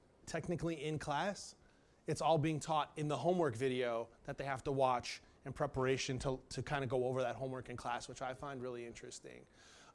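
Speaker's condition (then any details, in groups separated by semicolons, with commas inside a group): No condition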